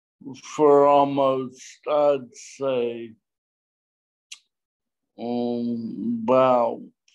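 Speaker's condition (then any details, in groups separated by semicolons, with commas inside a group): Traumatic brain injury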